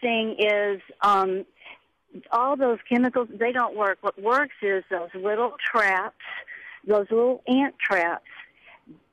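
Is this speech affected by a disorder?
No.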